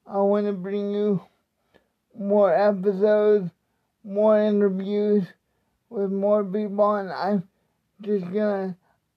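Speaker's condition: Cerebral palsy; speech not affected by disability

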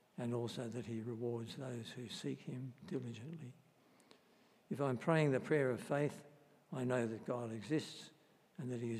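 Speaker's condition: Parkinson's disease; unpredictable effects

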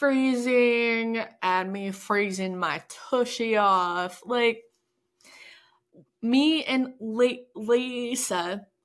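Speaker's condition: Stuttering; fear of speaking in front of groups, school accommodations for presenting projects, found national stuttering association; less evident than once, comes out more again with age; some days stutters much more than usual, takes longer to get words out, talks may run over; repeated sounds, prolonged sounds

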